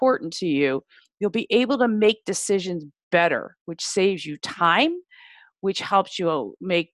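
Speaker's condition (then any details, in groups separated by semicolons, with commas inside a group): No condition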